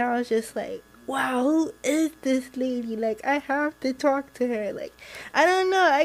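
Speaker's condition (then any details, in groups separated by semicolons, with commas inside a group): Cerebral palsy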